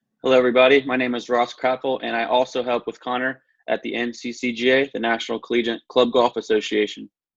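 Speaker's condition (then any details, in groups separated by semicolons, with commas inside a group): No condition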